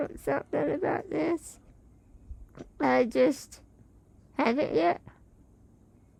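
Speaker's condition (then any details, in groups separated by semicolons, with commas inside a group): Spinal muscular atrophy type 2; able to speak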